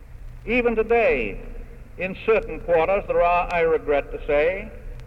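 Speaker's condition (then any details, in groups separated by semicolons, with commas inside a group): No condition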